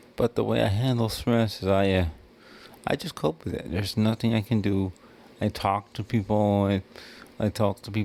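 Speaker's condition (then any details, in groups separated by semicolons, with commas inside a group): Cerebral palsy; wheelchair user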